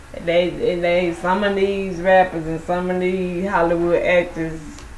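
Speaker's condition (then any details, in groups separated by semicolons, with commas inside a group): Cerebral palsy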